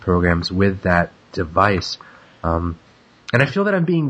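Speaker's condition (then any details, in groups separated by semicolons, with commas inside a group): No condition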